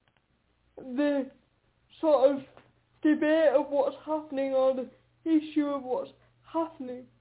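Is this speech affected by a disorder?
Yes: quadriplegic cerebral palsy; uses a wheelchair, left hand largely useless, concentration issues.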